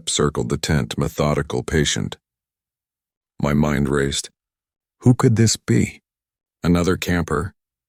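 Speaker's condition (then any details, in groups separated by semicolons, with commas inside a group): No condition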